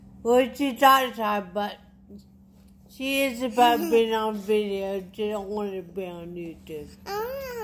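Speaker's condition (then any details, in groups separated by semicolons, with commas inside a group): Traumatic brain injury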